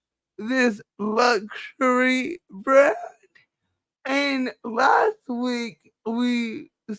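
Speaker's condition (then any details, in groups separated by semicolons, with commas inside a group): Cerebral palsy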